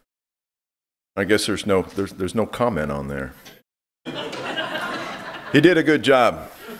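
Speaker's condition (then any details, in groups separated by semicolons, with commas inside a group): No condition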